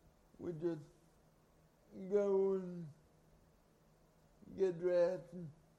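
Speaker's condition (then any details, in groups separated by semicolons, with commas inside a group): Cerebral palsy; from birth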